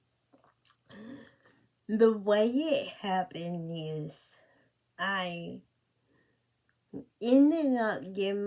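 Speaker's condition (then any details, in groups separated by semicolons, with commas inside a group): Cerebral palsy; speech affected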